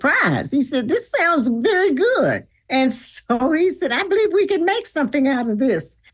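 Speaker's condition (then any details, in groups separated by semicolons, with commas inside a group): No condition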